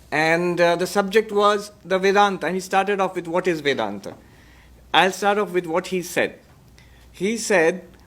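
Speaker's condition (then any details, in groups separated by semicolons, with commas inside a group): No condition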